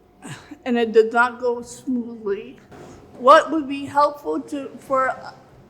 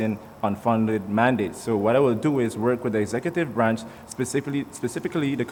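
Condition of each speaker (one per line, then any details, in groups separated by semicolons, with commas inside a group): Cerebral palsy; walker for long distances
No condition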